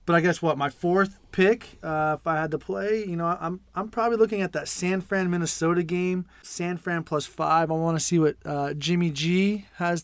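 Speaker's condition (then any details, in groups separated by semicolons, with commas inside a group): No condition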